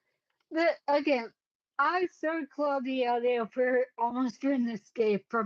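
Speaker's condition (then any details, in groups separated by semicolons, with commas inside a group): Cerebellar ataxia; caused by brain bleed, unsteady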